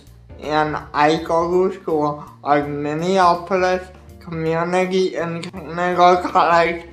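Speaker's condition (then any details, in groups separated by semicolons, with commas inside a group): Cerebral palsy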